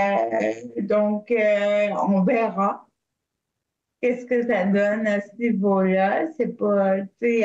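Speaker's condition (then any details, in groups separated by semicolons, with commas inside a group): Cerebral palsy; shows a little in voice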